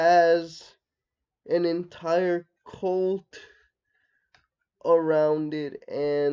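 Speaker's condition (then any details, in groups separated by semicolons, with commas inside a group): Cerebral palsy, mixed, mild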